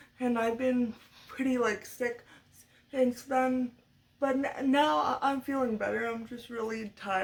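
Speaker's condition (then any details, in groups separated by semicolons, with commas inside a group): Cerebral palsy; speech mistaken for drunkenness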